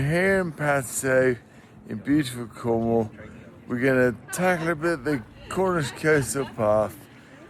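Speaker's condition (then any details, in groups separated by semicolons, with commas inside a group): Motor neurone disease; recently diagnosed; first symptom unclear speech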